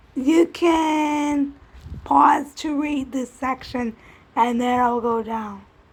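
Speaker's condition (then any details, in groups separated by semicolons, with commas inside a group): Cerebral palsy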